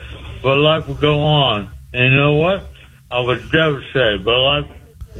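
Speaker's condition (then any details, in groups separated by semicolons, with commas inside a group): Speech impediment; usually hard for host to understand; calling in to radio show, host says understood every word this call; clearer than usual on this call, host understood better than ever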